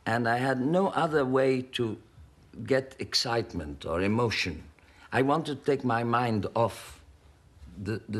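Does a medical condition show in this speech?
No.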